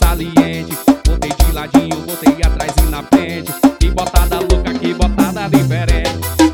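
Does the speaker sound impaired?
No.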